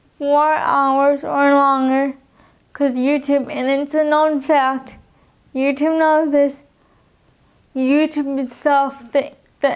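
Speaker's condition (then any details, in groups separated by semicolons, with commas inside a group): Cerebral palsy, spastic quadriplegic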